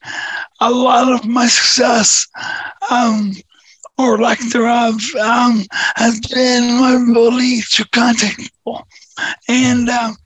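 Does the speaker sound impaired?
Yes: neurofibromatosis type 2; genetic nerve tumors since 2011-2012.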